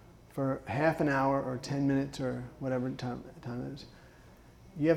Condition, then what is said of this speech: Parkinson's disease. I went to speech therapy and they said I didn't need it.